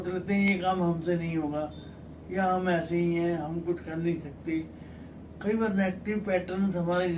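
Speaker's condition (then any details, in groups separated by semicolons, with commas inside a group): Cerebral palsy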